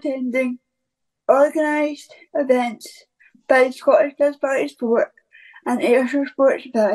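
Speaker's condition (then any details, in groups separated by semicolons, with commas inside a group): Cerebral palsy; present from birth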